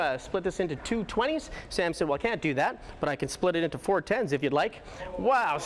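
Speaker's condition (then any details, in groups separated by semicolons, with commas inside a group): No condition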